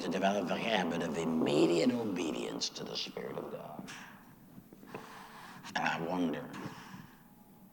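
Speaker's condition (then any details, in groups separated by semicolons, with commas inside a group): Laryngectomy after throat cancer; recurred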